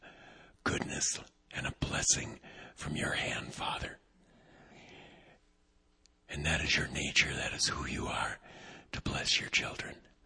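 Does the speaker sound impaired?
Yes: vocal cord paralysis, unilateral.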